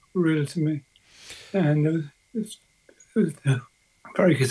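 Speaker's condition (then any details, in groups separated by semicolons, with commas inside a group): Early onset Parkinson's disease; progressive, diagnosed at 48, DBS two brain leads, chest impulse generator, 3.3 milliamps; voice dramatically affected by Parkinson's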